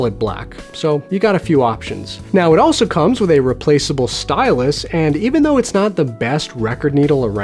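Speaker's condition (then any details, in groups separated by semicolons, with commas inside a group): No condition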